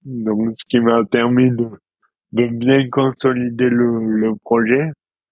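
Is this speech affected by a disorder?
Yes: dystonia; present since birth.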